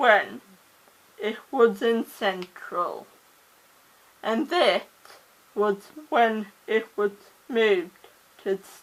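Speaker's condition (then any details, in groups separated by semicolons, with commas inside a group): Cerebral palsy; oxygen starvation at birth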